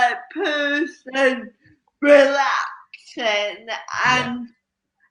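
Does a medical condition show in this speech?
Yes: cerebral palsy; slow speech.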